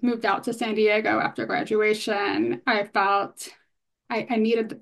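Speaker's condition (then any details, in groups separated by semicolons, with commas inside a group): Hearing loss, bilateral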